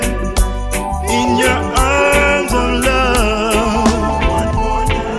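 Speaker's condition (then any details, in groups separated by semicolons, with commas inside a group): No condition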